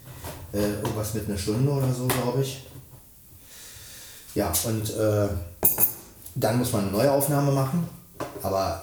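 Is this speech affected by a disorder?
No.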